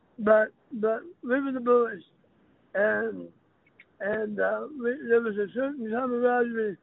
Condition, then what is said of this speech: Throat cancer. I just have a speech impediment now.